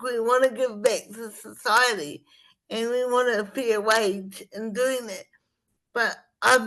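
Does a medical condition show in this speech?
Yes: spastic cerebral palsy.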